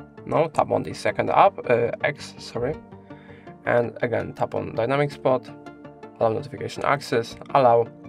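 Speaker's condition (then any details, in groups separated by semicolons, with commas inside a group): No condition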